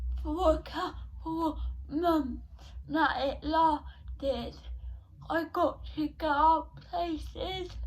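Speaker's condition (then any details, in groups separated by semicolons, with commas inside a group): Cerebral palsy; not quadriplegic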